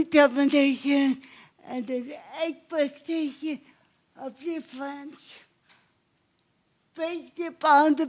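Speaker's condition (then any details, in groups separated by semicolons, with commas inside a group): Cerebral palsy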